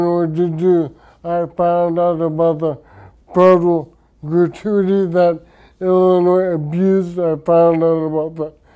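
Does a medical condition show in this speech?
Yes: traumatic brain injury; speech affected.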